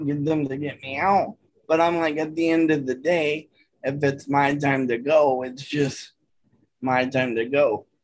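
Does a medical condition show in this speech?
Yes: cerebral palsy; from birth, hands distorted, dexterity issues, types with one finger, needs 90-95% assistance from provider; age 33, uses adaptive voice dictation apps on phone and computer for typing.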